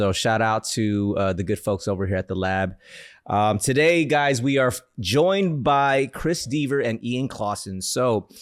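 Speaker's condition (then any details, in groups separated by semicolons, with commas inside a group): No condition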